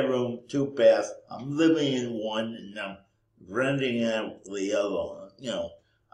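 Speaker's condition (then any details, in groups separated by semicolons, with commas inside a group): Cerebral palsy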